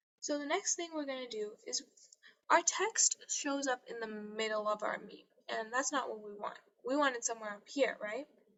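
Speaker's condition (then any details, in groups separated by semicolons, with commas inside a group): No condition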